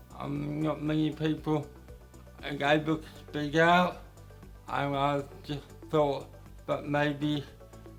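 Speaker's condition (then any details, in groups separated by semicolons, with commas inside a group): Cerebral palsy; mostly right side affected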